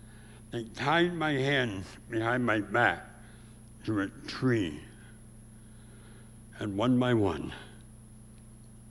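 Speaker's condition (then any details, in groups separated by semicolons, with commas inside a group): Severe speech impediment; first operation in North Dakota hospital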